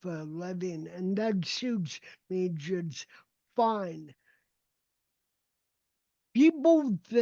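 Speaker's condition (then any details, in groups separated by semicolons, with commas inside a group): Cerebral palsy; not wheelchair user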